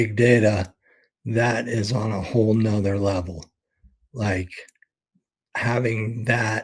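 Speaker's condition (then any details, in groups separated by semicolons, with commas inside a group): ALS; expects to lose voice very soon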